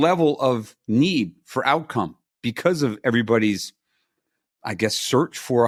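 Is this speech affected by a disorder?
No.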